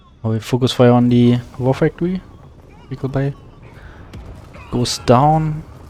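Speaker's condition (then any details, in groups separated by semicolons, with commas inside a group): No condition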